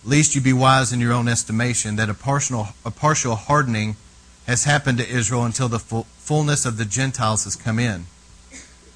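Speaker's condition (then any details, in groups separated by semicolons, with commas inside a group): No condition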